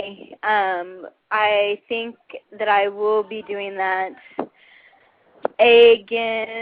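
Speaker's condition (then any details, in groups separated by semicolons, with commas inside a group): Cerebral palsy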